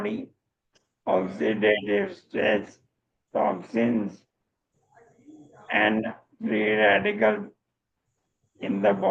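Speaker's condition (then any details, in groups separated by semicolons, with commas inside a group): Motor neurone disease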